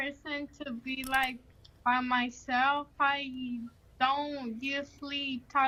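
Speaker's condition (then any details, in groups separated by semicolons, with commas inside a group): Cerebral palsy; mostly in wheelchair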